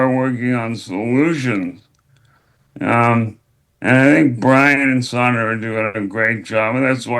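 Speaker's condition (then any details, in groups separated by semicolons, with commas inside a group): ALS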